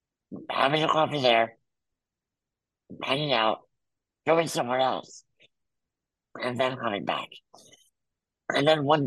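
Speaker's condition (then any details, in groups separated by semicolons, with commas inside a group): Muscular dystrophy; congenital, wheelchair user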